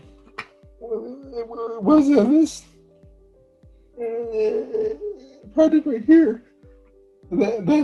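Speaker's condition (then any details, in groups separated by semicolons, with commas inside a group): Cerebral palsy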